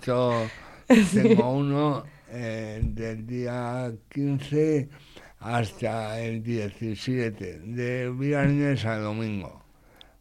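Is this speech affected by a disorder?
Yes: condition akin to cerebral palsy; acquired after age three, lasting sequelae from an event or accident.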